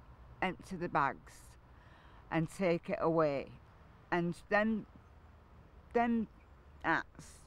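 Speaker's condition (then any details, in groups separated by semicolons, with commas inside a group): Progressive multiple sclerosis; 10 years since diagnosis, symptoms years earlier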